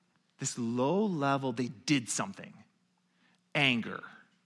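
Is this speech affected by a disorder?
No.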